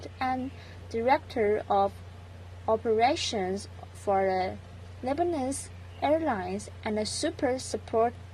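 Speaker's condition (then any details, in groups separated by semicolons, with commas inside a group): No condition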